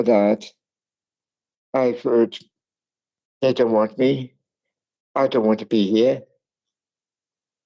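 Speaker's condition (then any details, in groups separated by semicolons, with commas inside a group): Cerebral palsy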